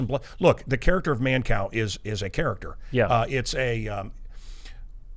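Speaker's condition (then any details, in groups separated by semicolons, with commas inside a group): No condition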